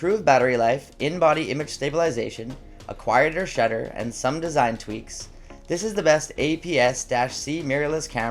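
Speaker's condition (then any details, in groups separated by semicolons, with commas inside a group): No condition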